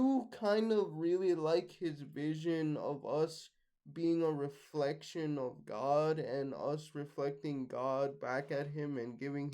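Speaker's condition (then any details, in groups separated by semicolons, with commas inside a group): Cerebral palsy, mixed, mild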